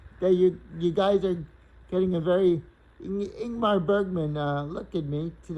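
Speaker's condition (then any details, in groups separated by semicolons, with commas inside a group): Cerebral palsy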